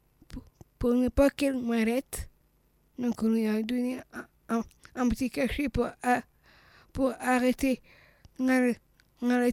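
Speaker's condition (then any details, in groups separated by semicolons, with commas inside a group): Down syndrome (trisomy 21); age 39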